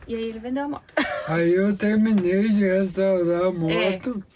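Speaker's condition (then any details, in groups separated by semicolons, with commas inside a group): Amyotrophic lateral sclerosis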